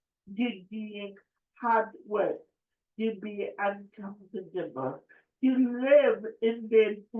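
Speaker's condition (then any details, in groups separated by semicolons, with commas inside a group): Cerebral palsy; affects speech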